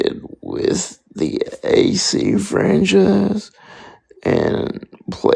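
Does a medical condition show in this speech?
Yes: spastic quadriplegic cerebral palsy.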